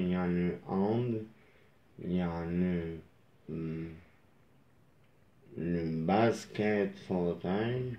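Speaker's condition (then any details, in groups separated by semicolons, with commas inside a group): Traumatic brain injury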